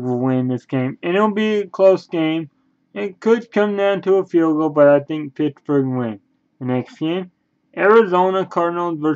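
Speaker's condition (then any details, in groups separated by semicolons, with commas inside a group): Cerebral palsy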